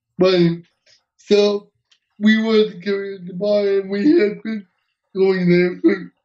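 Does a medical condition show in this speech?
Yes: cerebral palsy; uses wheelchair.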